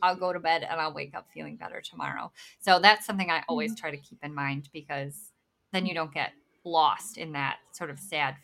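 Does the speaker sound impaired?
Yes: bilateral cleft lip and palate; congenital.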